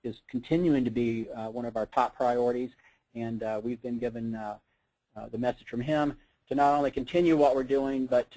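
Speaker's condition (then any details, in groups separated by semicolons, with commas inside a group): No condition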